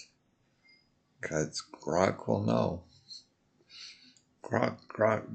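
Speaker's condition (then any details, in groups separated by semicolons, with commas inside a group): Multiple sclerosis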